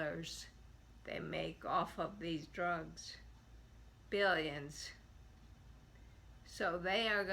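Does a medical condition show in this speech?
Yes: multiple sclerosis; onset around age ten.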